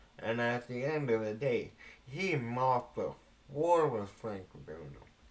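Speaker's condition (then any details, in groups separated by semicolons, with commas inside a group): Cerebral palsy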